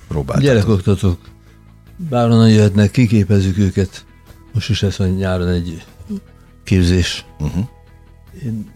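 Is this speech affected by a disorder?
Yes: Parkinson's disease; becomes emotional more easily as a symptom; harder for listeners to understand.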